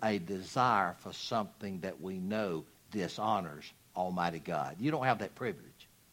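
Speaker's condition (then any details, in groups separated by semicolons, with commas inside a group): No condition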